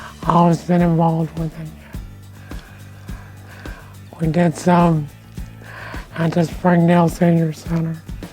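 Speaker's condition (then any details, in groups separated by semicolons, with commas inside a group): ALS; progressed, limited mobility, major weight loss; speech affected with progression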